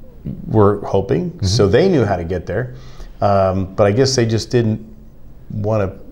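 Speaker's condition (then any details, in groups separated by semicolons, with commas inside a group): No condition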